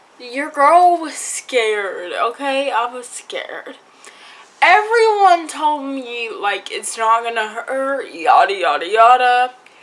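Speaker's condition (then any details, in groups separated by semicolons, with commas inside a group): Cerebral palsy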